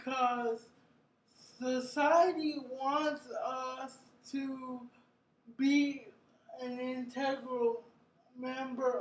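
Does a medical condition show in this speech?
Yes: cerebral palsy; brain injury.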